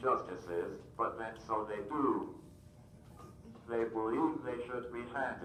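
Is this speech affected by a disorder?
Yes: cerebral palsy, athetoid.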